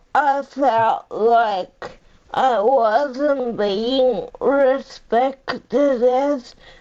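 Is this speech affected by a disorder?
Yes: cerebral palsy; powerchair user.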